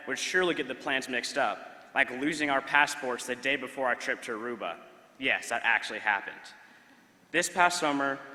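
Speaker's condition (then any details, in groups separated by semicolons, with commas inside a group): No condition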